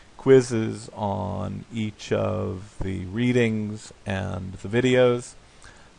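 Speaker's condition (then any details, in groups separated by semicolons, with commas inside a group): No condition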